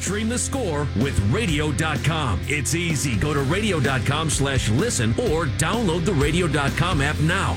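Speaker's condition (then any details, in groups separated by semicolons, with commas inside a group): No condition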